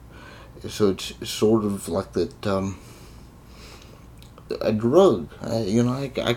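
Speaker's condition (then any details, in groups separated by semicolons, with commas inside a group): Cerebral palsy; confined to a wheelchair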